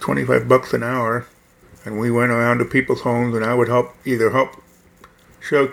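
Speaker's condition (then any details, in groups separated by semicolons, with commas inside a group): Hearing loss; hears much more speech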